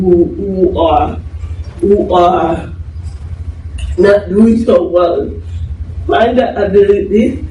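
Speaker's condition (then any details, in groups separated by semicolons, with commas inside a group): Cerebral palsy; left side affected; voice damaged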